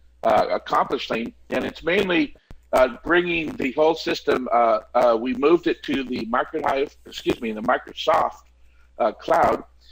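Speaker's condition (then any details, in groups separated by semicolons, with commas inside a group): No condition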